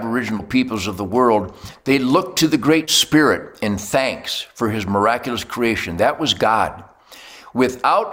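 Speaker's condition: No condition

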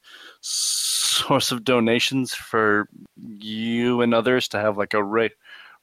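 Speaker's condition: Stutter; tried pitch-shifted delayed auditory feedback device for choral speech, not really effective, picks up ambient sound; listener asked if stutter getting better, possibly slightly more fluent now; part-word and sound repetitions, multiple word repetitions, some listeners think stutter is an act; repeated sounds, prolonged sounds

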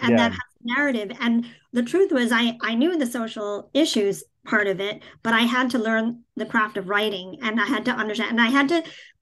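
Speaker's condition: Cleft palate, cleft palate without cleft lip; speaking Hindi discouraged by early doctors

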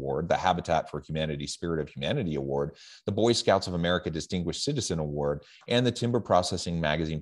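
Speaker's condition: No condition

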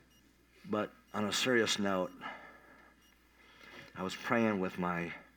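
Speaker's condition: Cleft palate; once stopped breathing

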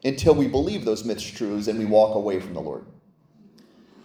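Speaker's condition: No condition

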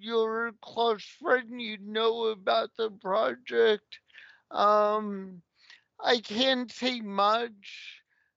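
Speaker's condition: Cerebral palsy; slow walking

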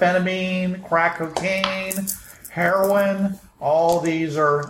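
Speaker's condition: No condition

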